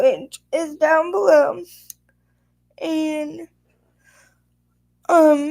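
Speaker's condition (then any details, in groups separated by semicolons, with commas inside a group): Quadriplegic spastic cerebral palsy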